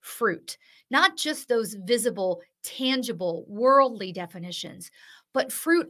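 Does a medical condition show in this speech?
No.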